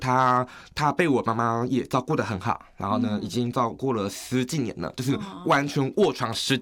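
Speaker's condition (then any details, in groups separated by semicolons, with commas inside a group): Severe hearing loss, cochlear implant; progressive hearing loss from kindergarten, very severe by first year of high school; uses cochlear implant; very clear expression, no sense of communication disorder per host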